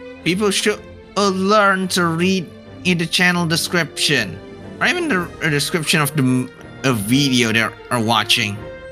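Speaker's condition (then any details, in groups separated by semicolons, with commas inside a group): No condition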